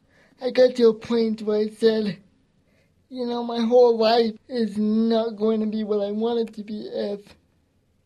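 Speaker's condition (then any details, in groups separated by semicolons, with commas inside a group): Cerebral palsy; gentle, calm, strong voice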